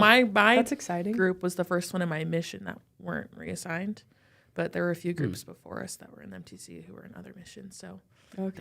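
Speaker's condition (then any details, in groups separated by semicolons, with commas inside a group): No condition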